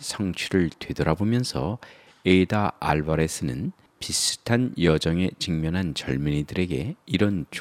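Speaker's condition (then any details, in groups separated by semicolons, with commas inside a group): No condition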